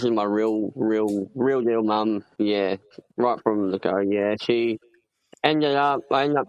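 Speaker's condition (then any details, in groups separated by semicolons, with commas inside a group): Cleft palate; congenital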